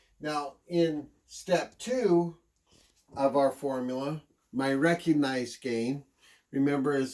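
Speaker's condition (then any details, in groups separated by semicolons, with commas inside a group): No condition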